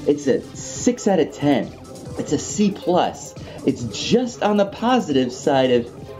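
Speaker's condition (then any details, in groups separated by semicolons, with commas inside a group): No condition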